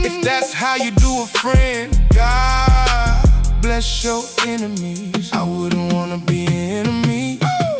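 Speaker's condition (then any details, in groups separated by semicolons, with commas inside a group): No condition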